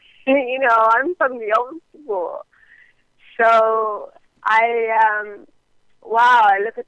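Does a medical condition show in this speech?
Yes: cerebral palsy; speech and physical therapy.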